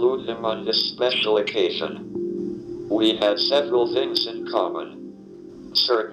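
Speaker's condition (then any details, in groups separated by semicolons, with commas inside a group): ALS, speech-generating device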